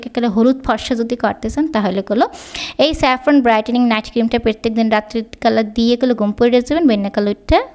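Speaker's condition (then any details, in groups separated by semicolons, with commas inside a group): No condition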